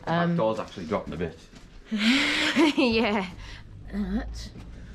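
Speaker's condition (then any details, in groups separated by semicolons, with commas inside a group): No condition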